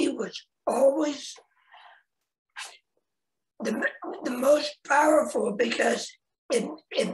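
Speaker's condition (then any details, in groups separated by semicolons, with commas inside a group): Laryngectomy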